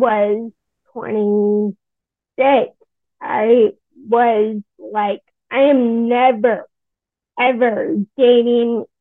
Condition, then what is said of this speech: Ataxia. So it's difficult to tell whether or not my issues with speech, swallowing, and vision are because of FA or MS.